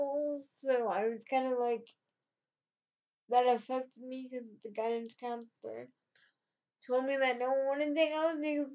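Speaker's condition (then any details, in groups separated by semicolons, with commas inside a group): Cerebral palsy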